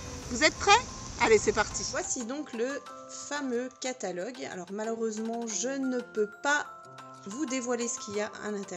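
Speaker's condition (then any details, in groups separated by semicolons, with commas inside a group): No condition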